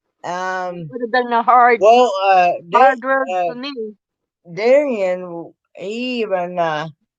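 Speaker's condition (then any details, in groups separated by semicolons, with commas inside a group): Cerebral palsy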